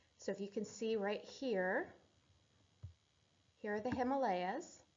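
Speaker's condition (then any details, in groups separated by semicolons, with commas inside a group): No condition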